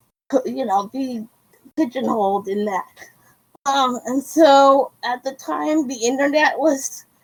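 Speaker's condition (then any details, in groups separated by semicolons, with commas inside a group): Cerebral palsy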